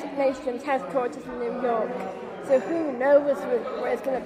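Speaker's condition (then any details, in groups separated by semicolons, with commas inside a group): Down syndrome; learning disability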